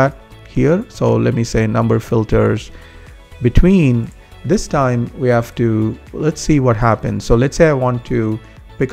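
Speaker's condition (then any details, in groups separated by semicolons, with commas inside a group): No condition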